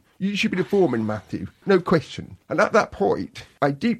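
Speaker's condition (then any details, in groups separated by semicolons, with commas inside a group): Profound deafness; born profoundly deaf, hearing parents, cochlear implant, learnt to speak rather than sign, lip-reads; limited hearing with cochlear implant, needs speakers facing him, one at a time; learnt to speak through hard work in childhood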